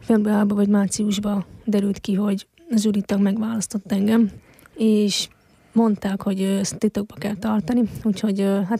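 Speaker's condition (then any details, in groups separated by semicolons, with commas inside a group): Hearing loss since infancy; wears hearing device, not allowed at deaf competitions, zero hearing without device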